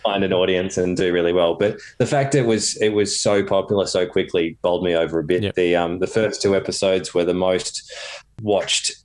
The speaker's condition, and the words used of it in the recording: No condition.